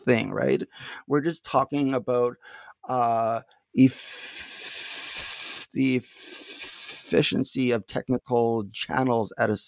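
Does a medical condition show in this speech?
Yes: stuttering; not stuttering much during this interview; little stuttering currently; here prolonged sounds, blocks.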